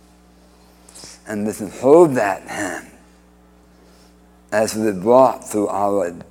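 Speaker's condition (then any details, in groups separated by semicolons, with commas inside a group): Speech impediment after cancer surgery; radiation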